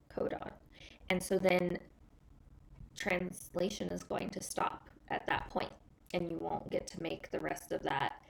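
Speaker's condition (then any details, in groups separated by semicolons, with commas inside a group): No condition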